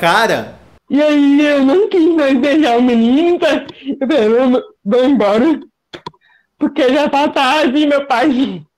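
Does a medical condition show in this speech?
Yes: cerebral palsy; head movements seen by others, described as only a limitation; others perceive speech as somewhat slurred, not noticed by herself.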